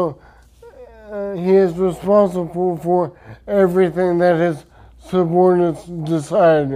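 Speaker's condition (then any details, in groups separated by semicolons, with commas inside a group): Traumatic brain injury; speech affected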